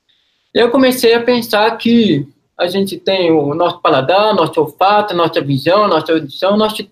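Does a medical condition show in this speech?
Yes: congenital deafness, Usher syndrome; born deaf, Usher syndrome affecting vision and hearing, same condition as brother Thierry; learned to hear and lip read, struggles to follow fast communication; relied more on hearing than lip reading.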